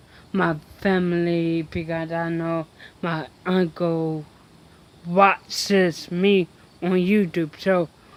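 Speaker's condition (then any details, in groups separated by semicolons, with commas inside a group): Ataxia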